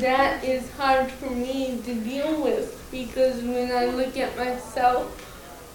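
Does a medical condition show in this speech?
Yes: cerebral palsy, mild; present from birth, nurses spent 2 to 3 minutes reviving at birth, foot drop, slow movement; slightly slurred, harder to understand when excited and faster, easy to understand, took much work.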